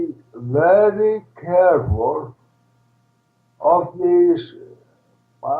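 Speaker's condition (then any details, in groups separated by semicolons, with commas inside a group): ALS, primary lateral sclerosis, PLS; primary lateral sclerosis, least progressive form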